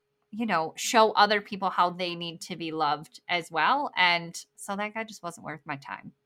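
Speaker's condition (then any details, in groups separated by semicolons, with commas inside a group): Bilateral cleft lip and palate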